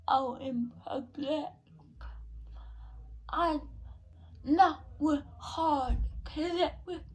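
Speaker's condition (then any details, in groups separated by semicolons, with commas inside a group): Cerebral palsy; not quadriplegic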